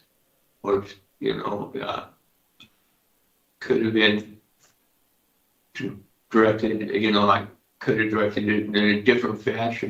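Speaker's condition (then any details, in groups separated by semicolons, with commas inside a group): Parkinson's disease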